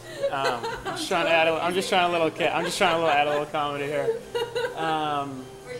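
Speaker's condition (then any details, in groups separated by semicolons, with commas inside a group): No condition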